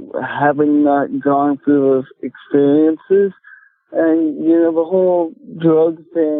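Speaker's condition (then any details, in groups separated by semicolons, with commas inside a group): Cerebral palsy; speech affected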